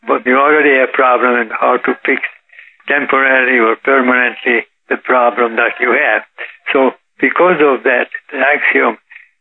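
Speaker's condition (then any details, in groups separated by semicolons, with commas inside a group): Parkinson's disease; Parkinson's disease detected about 8 years ago; age 84, symptoms not detectable by others, daily yoga (teaches 2 hours, practices 1 hour), walks 3 miles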